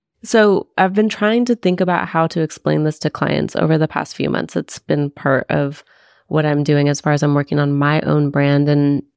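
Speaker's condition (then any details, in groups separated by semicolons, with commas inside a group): No condition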